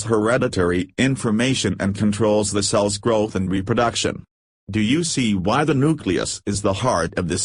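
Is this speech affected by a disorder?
No.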